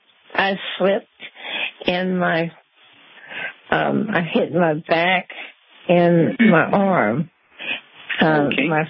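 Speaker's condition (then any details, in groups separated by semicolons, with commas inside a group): Stroke; right side of face numb; in good shape; voice a little off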